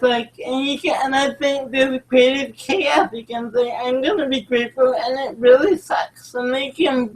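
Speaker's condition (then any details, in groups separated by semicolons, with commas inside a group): Cerebral palsy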